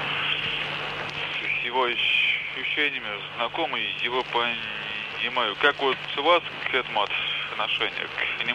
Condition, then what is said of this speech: Stuttering. У вас что-то с голосом, вы немножко заикаетесь?